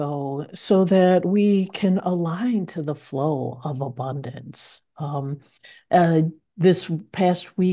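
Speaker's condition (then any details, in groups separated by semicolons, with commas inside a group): No condition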